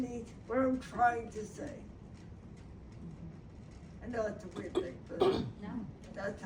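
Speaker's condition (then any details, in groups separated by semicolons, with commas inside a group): Brain injury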